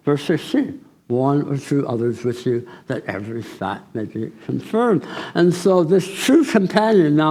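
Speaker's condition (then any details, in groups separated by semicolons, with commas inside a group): Tongue cancer surgery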